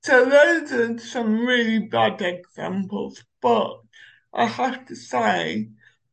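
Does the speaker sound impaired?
Yes: cerebral palsy; uses Omeo wheelchair.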